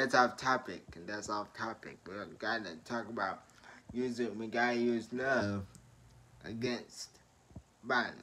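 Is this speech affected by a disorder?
Yes: traumatic brain injury.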